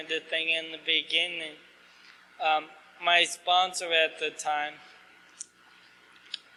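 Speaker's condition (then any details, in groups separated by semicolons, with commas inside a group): ALS; asked to talk slower, clearer, losing voice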